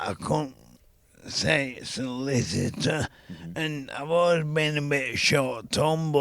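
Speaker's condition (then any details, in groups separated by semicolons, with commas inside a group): ALS; young onset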